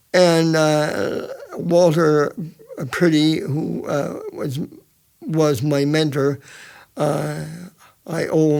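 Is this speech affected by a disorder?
Yes: cerebral palsy; present from birth.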